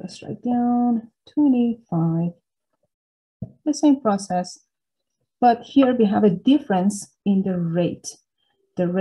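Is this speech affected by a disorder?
No.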